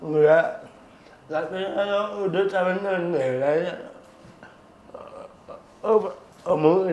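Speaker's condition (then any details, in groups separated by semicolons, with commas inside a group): Cerebral palsy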